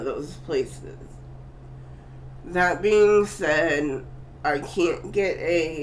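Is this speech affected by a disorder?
Yes: cerebral palsy.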